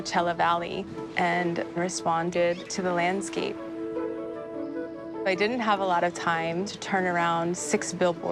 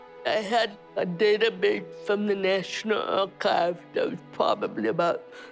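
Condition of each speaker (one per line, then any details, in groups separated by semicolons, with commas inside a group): No condition
Cerebral palsy; speech therapy by age four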